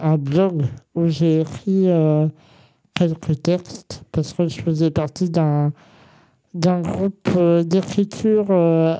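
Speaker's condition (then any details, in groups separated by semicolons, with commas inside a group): Congenital muscular dystrophy; genetic protein-related cause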